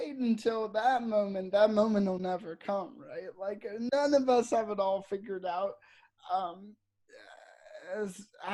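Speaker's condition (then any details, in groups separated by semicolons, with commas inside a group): Cerebral palsy; audibly affected speech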